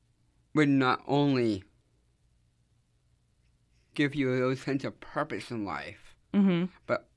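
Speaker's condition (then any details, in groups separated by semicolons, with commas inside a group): Down syndrome; able to do public speaking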